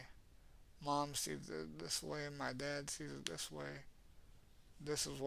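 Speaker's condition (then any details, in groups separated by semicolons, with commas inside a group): Cerebral palsy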